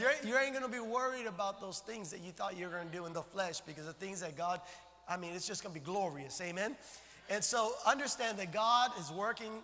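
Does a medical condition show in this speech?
No.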